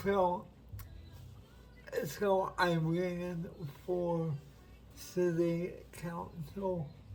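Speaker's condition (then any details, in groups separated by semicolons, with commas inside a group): Cerebral palsy; uses wheelchair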